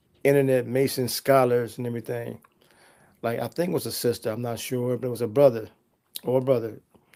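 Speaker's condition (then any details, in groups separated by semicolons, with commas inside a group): No condition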